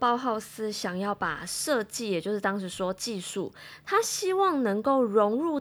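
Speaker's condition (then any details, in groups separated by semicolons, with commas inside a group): No condition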